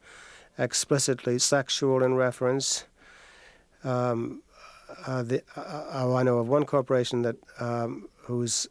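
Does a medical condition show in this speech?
Yes: stutter; here prolonged sounds.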